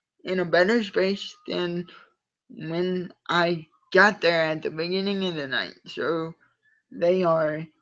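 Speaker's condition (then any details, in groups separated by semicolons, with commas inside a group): Cerebral palsy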